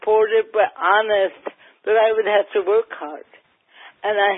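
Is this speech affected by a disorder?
Yes: cerebral palsy, mild; mildly affects speech.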